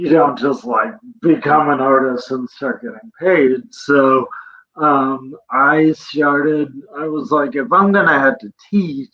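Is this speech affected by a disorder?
Yes: cerebral palsy; present from birth.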